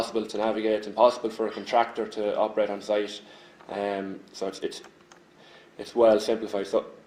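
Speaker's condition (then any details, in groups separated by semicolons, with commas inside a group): No condition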